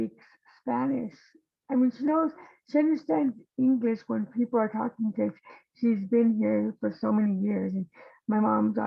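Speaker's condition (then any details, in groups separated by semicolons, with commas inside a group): Cerebral palsy; worsened with age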